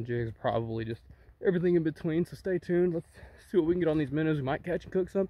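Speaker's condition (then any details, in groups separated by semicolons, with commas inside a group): No condition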